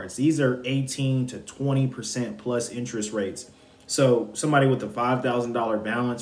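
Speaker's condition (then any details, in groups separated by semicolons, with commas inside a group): No condition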